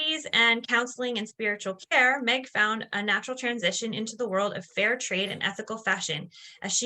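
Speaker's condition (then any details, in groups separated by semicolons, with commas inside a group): No condition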